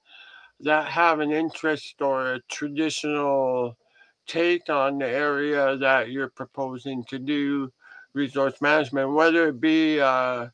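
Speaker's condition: Head and neck cancer surgery; crooked head since

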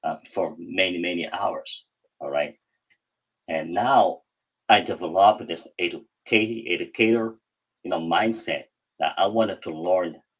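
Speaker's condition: Cleft palate; rehearses every word many times before speaking

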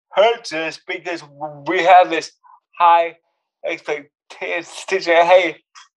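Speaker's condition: Cerebral palsy; noticeable on phone calls

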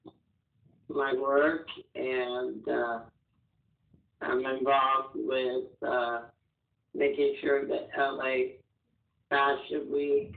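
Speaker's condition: Muscular dystrophy; physical disability

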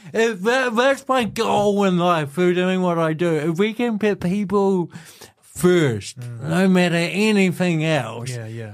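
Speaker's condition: Cerebral palsy; speech impediment, voice affected

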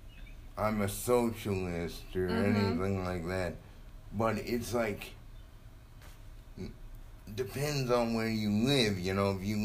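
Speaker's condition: Cerebral palsy; coordination affected

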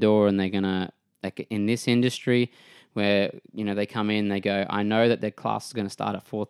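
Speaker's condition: No condition

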